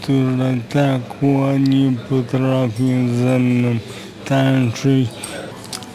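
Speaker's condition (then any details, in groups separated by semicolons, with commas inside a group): Aphasia; acquired after accident, severe brain injury, prolonged unconsciousness, 1% survival odds, whole body paralysed after waking; no speech for about five years after regaining consciousness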